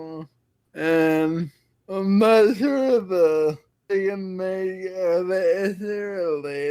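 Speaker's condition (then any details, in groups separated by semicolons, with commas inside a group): Friedreich's ataxia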